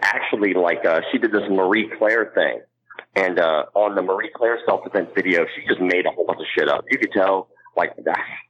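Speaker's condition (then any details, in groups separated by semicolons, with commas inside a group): Cleft palate; ear pressure not relieved, cannot clear ear, ear hurts in wrestling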